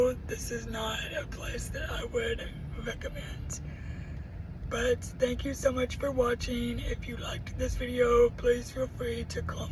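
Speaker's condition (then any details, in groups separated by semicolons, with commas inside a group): Cerebral palsy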